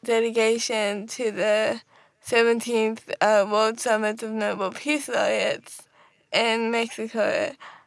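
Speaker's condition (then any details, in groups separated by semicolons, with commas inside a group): Cerebral palsy; wheelchair user since diagnosis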